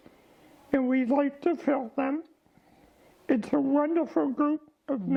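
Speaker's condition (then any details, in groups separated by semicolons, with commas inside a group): ALS; diagnosed about 15 months ago, declining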